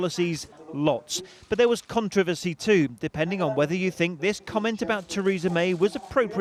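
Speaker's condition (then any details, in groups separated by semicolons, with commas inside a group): No condition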